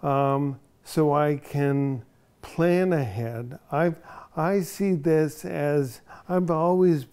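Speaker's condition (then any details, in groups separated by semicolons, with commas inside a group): ALS; onset in one foot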